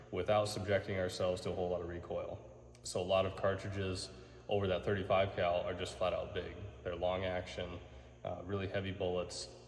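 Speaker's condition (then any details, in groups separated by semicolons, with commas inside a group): No condition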